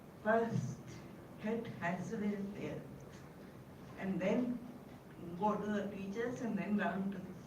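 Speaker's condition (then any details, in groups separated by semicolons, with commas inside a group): Cerebral palsy; caused by encephalitis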